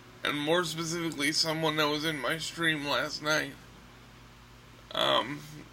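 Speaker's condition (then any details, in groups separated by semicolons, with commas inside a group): Cerebral palsy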